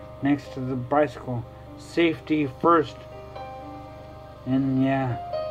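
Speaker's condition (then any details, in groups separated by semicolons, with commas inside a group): Traumatic brain injury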